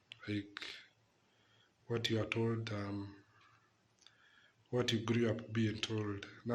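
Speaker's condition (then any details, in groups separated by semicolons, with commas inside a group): No condition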